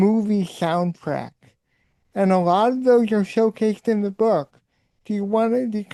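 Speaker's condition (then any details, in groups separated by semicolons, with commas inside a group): Cerebral palsy; voice sometimes sounds childlike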